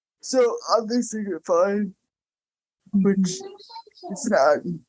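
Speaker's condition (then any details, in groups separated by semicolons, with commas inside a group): Cerebral palsy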